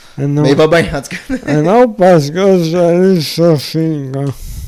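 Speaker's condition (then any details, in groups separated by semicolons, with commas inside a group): Amyotrophic lateral sclerosis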